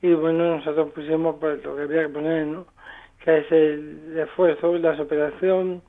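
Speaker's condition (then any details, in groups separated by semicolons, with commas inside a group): Amyotrophic lateral sclerosis; diagnosed three years ago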